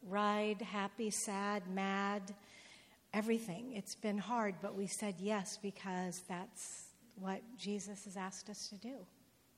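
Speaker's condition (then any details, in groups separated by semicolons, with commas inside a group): No condition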